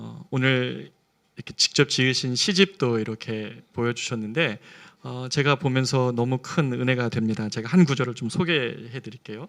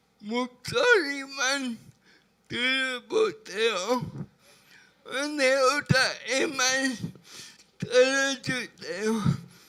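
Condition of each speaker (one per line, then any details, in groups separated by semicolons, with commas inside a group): No condition
Brain lesion disability grade 1, severe; slurred, unclear pronunciation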